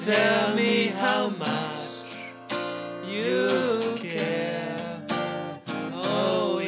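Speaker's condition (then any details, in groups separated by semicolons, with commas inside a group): No condition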